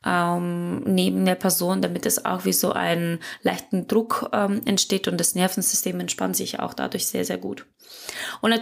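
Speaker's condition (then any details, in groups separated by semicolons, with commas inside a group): No condition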